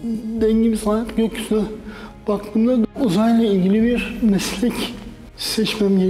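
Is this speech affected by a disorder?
Yes: dystonic cerebral palsy.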